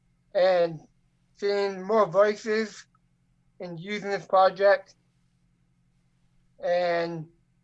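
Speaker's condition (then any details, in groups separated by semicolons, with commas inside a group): Down syndrome; adult, 30 years old; Siri, Alexa, Google Home may misunderstand speech, donated nearly a thousand phrases to project understood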